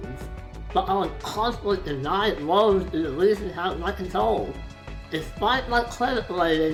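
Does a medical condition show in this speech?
Yes: facial palsy.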